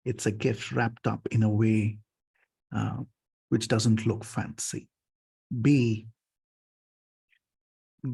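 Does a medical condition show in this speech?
No.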